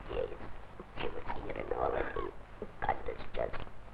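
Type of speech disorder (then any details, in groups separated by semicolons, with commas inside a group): Oesophageal speech; laryngectomy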